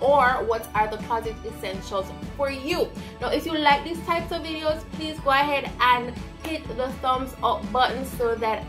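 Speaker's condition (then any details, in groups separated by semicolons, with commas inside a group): No condition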